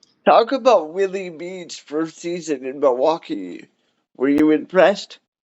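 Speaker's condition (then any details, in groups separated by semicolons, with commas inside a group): Cerebral palsy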